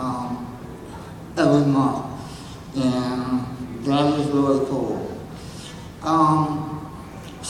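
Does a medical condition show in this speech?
Yes: Moebius syndrome; since birth.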